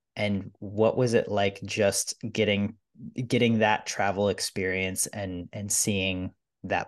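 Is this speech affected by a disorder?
No.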